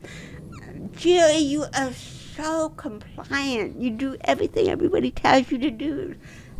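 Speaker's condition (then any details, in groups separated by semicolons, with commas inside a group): Cerebral palsy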